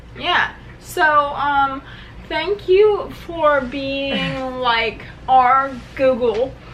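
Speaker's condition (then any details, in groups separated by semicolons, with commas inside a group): Cerebral palsy; much spasticity and tightness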